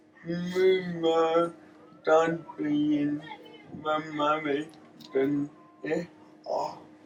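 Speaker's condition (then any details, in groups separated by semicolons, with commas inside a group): Cerebral palsy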